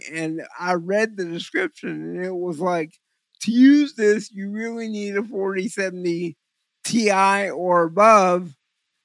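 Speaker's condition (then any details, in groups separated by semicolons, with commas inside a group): Cerebral palsy; visual focusing difficulty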